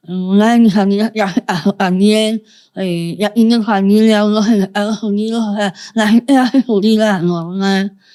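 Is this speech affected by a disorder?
Yes: Moebius syndrome, congenital.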